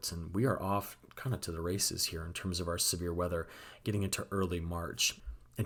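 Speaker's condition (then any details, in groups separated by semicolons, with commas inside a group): No condition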